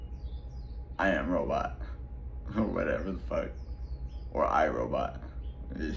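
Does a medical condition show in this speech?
Yes: traumatic brain injury; relearned talking.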